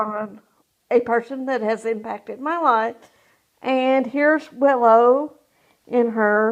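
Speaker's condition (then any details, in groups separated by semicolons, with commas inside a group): Cerebral palsy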